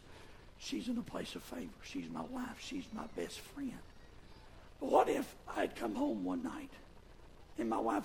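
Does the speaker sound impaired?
Yes: vocal fold paralysis, bilateral; speaks with false vocal folds; both vocal cords paralyzed, do not come together, move or vibrate, false folds compensate for voicing; voice partly regained since loss about 9 years ago, false-fold voicing on camera exam, Baptist Hospital; voice worse than before, Kermit-the-Frog-like, irritating, pushes much air.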